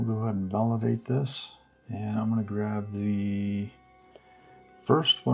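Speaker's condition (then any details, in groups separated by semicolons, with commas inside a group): No condition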